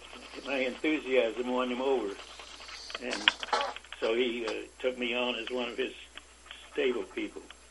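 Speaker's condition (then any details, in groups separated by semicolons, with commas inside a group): Parkinson's disease; about 25 years since onset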